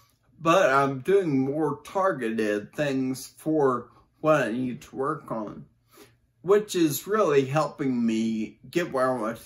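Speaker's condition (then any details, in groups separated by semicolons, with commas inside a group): Brain injury; voice exercises twice daily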